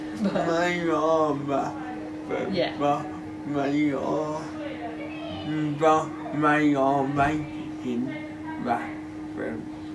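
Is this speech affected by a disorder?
Yes: cerebral palsy.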